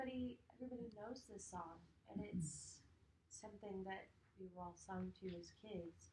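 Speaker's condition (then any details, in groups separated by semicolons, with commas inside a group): No condition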